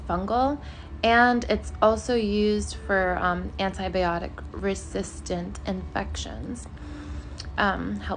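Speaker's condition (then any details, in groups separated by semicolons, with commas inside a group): No condition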